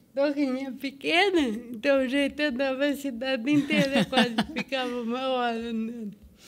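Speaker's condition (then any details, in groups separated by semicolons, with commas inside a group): Cerebral palsy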